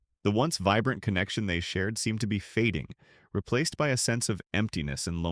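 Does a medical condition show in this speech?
No.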